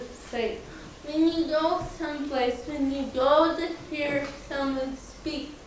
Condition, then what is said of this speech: Cerebral palsy. It gets more difficult to understand me as I get more excited because I tend to go faster and show my emotion more.